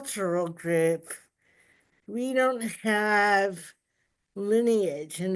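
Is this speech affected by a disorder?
Yes: cerebral palsy; uses power wheelchair.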